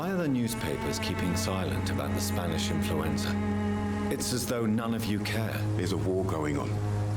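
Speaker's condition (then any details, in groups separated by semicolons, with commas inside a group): No condition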